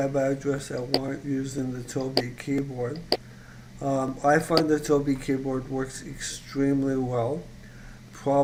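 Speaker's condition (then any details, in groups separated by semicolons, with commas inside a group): ALS; voice still fairly strong, voice banked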